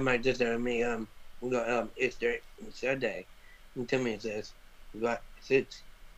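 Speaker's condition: Down syndrome; extra 21st chromosome; still in speech therapy; lax muscles around mouth make speech more difficult, still communicates across languages

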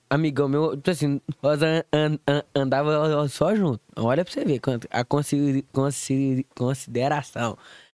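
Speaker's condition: Stuttering; stuttering less during podcast, relaxed after drinking and eating; no stutter singing, recording videos or speaking Carioca accent, blocks starting speech, less when drinking; repeated sounds

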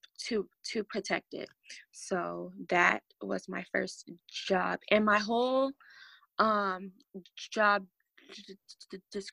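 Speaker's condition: Stuttering; long-standing stutter, years of speech therapy, severe stuttering and painful speeches in high school, not cured; two new techniques since The Steve Harvey Show, where Steve Harvey helped her speak fluently; less stuttering when unobserved, with close friends, or arguing, more when upset; repeated sounds, blocks

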